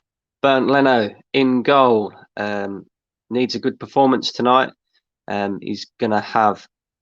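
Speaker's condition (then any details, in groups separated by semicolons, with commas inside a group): No condition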